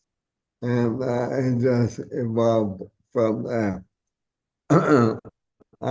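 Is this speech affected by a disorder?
Yes: ALS.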